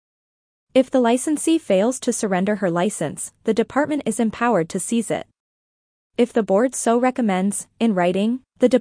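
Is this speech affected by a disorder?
No.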